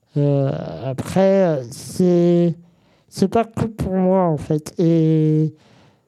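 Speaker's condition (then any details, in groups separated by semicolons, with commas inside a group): Congenital muscular dystrophy; genetic protein-related cause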